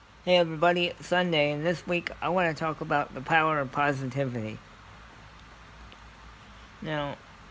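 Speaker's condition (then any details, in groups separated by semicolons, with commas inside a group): Cerebral palsy; scoliosis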